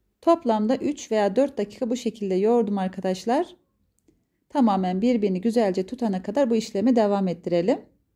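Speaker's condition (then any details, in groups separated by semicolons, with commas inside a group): No condition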